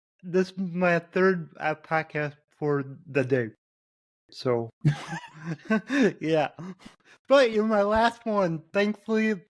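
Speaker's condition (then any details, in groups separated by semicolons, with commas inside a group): Cerebral palsy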